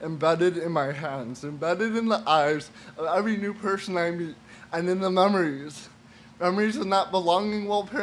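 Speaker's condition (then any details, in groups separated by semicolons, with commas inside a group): Cerebral palsy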